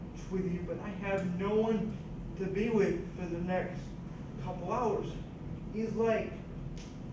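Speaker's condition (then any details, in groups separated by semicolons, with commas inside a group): Cerebral palsy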